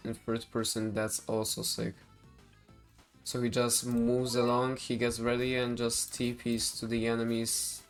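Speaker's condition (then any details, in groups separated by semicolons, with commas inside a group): No condition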